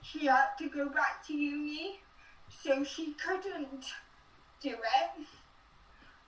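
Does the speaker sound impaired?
Yes: cerebral palsy.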